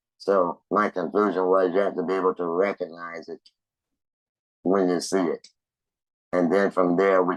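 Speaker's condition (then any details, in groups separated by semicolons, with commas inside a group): Laryngectomy; pneumatic speech device, working six months after surgery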